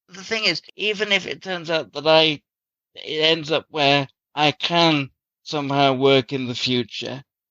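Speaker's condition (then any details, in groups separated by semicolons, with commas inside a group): Cerebral palsy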